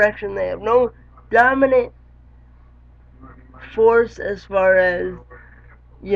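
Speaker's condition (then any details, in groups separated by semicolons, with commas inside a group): Cerebral palsy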